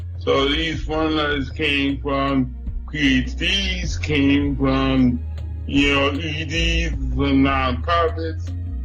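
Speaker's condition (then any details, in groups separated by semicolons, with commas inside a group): Cerebral palsy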